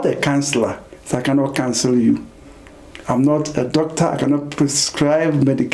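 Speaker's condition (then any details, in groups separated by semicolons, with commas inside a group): No condition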